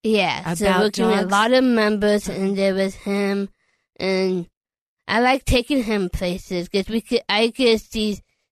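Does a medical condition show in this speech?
Yes: Down syndrome; age 24.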